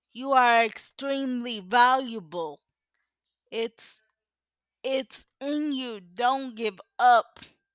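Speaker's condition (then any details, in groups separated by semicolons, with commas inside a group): Cerebral palsy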